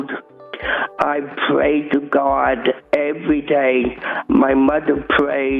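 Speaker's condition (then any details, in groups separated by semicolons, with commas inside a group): Cerebral palsy; from birth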